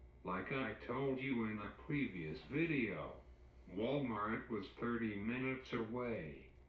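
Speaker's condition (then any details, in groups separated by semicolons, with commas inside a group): Cerebral palsy; uses wheelchair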